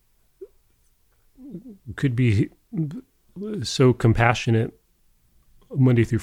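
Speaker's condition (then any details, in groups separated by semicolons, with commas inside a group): Stutter; described as neurological, ongoing into adulthood; still stutters; blocks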